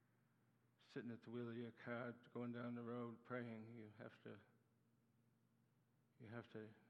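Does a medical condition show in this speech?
Yes: Parkinson's disease; Parkinson's with acute demyelinating neuropathy.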